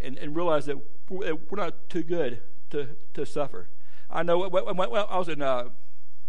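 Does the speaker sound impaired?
Yes: stuttering; worse when trying to stand still; here repeated sounds, repeated words.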